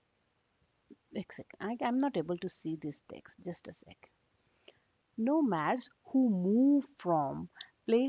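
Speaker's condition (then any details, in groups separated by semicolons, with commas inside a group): No condition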